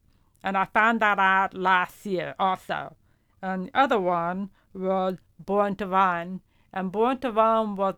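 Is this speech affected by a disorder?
Yes: profound deafness; hears vowels but not consonants, uses hearing aids, no vibration felt; hears music, voices, horn, piano, guitar, headphones too quiet, feedback over hearing aids.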